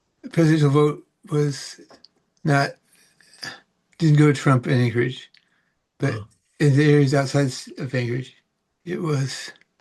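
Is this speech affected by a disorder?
Yes: Parkinson's; about 18 years since onset.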